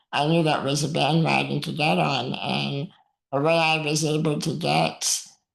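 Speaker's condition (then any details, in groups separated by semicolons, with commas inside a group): Muscular dystrophy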